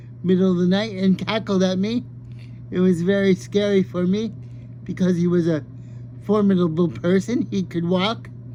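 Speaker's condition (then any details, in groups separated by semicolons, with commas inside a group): Cerebral palsy; ankle deformity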